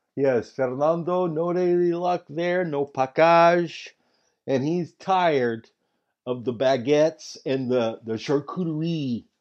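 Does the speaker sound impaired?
No.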